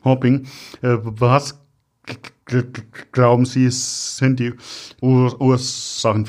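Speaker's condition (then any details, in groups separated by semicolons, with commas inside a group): Stuttering; developmental, lifelong, possibly inherited, father stuttered, brother fluent, logopedic speech therapy, constant since second grade; frequent word and part-word repetitions, many fillers Äh, broken-off words; prolonged sounds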